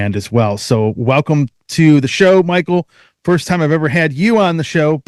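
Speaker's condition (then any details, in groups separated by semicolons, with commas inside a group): No condition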